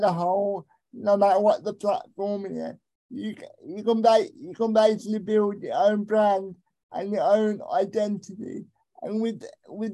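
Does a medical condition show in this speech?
Yes: cerebral palsy; worse when distracted by several things.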